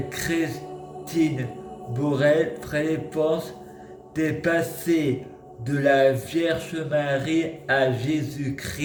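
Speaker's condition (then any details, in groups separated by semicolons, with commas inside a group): Multiple sclerosis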